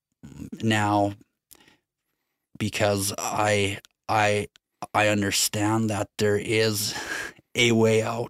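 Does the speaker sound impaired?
Yes: stutter; long-standing, long tried to hide it; stuttering evident during recording; sound and word repetitions, repeated fillers uh, hesitations and restarts; here repeated words, prolonged sounds.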